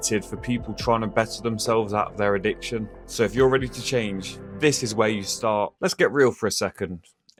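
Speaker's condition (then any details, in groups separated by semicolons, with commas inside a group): No condition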